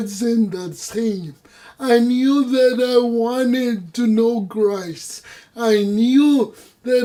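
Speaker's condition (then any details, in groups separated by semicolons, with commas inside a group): Cerebral palsy; no voice control, unusual voice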